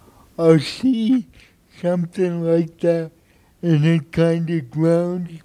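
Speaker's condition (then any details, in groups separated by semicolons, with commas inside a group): Cerebral palsy; no medication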